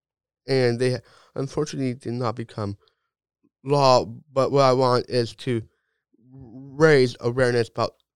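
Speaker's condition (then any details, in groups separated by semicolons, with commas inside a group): Down syndrome; age 22, physical therapy, injuries and flare ups since high school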